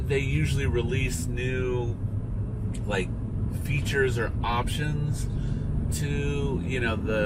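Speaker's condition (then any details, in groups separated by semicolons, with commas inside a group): No condition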